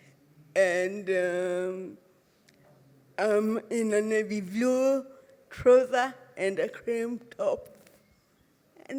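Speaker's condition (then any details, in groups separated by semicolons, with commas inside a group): Cerebral palsy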